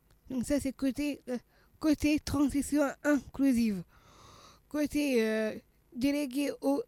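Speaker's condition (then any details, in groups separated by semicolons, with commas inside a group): Down syndrome (trisomy 21); age 39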